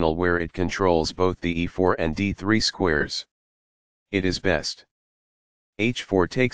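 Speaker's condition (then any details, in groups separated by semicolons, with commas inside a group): No condition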